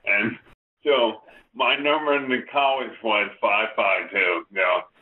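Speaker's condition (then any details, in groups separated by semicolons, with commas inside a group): ALS; initially misdiagnosed, no early limb weakness; early heaviness symptom prompted throat specialist visit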